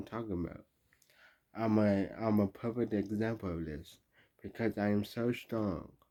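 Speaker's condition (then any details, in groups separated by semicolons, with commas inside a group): Traumatic brain injury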